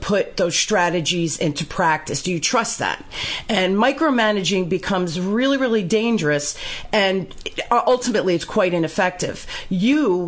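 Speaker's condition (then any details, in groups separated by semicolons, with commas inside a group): No condition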